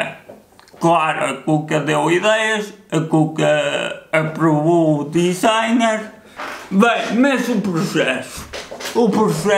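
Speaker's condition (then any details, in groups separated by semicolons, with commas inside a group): Cerebral palsy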